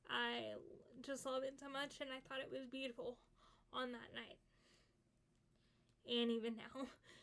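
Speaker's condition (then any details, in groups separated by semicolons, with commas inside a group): Cerebral palsy, spastic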